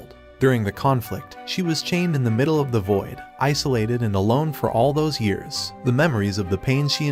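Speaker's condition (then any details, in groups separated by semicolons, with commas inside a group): No condition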